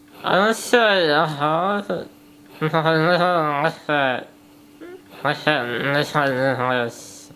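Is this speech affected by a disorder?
Yes: spinal muscular atrophy type 1.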